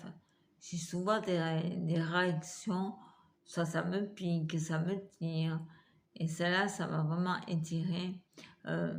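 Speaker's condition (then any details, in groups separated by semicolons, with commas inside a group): Multiple sclerosis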